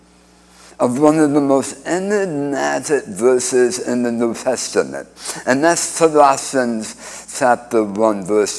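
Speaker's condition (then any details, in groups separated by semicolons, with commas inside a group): Speech impediment after cancer surgery; incurable recurrent cancer in mouth floor and tongue, chemotherapy, radiation, failed immunotherapy at Dana-Farber, antibody drug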